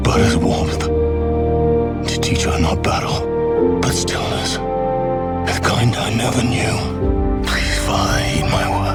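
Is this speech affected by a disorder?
No.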